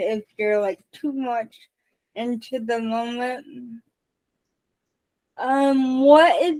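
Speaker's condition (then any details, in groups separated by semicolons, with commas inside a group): Cerebral palsy; from birth, brain injury in womb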